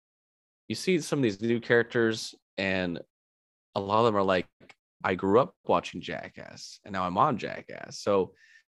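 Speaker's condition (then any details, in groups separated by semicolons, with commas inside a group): No condition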